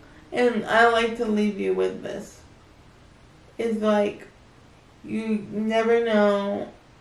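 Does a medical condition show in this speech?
Yes: cerebral palsy; speech unclear with severe spasticity when pump failed.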